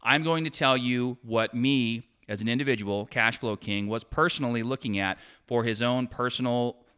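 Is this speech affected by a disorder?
No.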